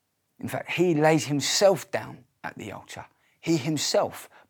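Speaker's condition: No condition

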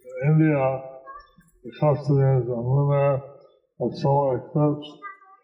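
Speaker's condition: Stroke with facial paralysis; half of face paralyzed

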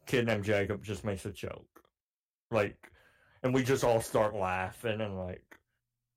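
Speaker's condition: Cleft palate; cleft palate since childhood

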